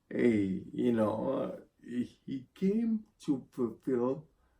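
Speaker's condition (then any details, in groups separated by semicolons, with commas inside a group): Spinocerebellar ataxia (sca7); needs help typing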